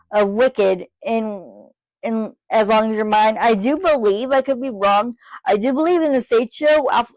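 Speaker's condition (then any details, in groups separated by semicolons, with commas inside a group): Cerebral palsy, spastic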